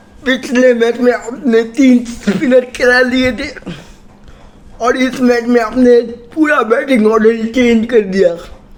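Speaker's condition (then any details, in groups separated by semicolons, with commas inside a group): Cerebral palsy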